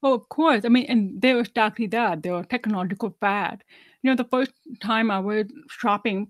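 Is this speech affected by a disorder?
Yes: deafness, 99% hearing loss, severe; hearing aids worn whole life, no cochlear implant despite candidacy; wears hearing aids, relies heavily on lip reading, does not sign, not fluent in ASL.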